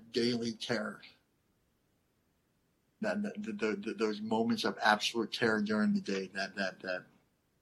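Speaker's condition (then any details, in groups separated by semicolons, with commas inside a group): Cleft lip and palate; not fully formed at birth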